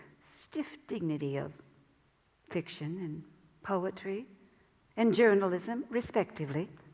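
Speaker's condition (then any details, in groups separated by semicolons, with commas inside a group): No condition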